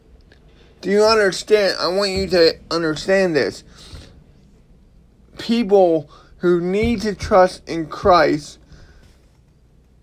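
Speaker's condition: Cerebral palsy; limps

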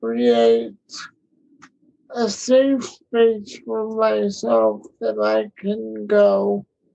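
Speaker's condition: Cerebral palsy; adaptive yoga with breath work

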